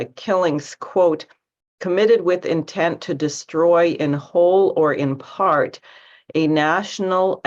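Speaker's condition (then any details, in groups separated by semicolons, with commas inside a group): No condition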